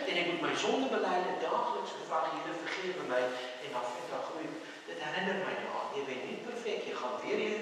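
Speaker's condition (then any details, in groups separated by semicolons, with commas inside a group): No condition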